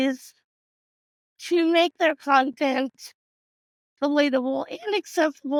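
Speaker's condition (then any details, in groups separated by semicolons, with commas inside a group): Cerebral palsy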